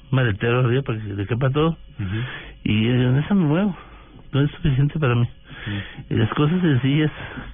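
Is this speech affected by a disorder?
Yes: Parkinson's disease; onset after returning to Bogotá, stooped hunched posture at times, loss of strength, weakness; voice sometimes trembles, sometimes intelligible, sometimes not understood at all.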